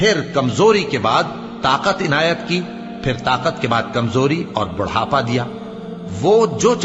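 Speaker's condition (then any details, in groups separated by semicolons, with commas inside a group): No condition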